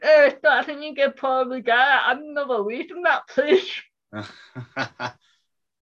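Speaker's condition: Cerebral palsy; painful leg

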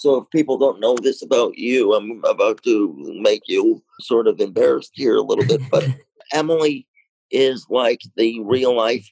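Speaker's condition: Cerebral palsy, mild; lungs collapsed three days after birth, lack of oxygen, bleeding in one brain area, incubator nine weeks, lifelong wheelchair; self-rated severity about 3 of 10, needs some daily help, mostly independent

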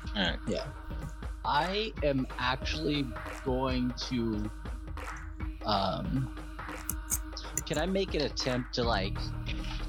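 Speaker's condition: No condition

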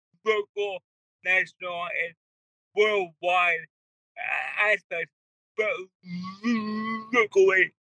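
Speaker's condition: Cerebral palsy; wheelchair user

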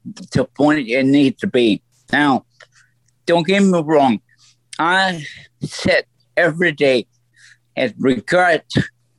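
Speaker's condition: Stroke; voice affected

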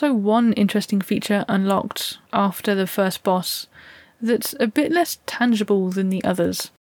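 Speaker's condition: No condition

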